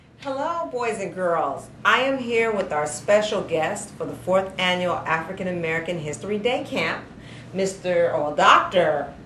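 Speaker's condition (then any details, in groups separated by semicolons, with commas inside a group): No condition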